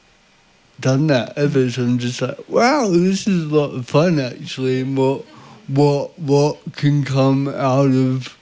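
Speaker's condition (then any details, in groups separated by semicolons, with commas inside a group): Cerebral palsy; visible disability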